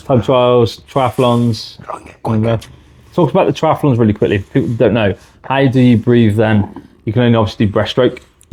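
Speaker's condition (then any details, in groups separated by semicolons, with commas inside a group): No condition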